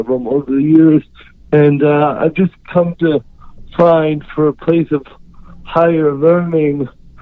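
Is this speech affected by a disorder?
Yes: cerebral palsy; unable to write or type.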